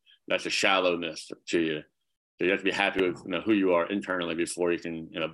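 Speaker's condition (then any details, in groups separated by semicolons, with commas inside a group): Cleft palate; congenital, severe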